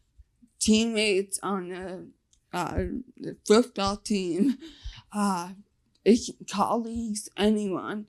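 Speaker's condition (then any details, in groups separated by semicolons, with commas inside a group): Facial paralysis (nf2-swn); facial paralysis, four brain surgeries, radiation, gracilis flap to face; completely deaf, no implants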